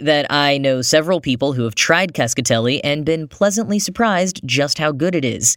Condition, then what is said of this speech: No condition.